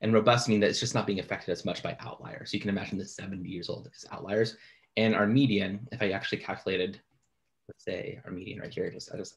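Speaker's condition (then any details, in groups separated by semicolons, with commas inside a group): No condition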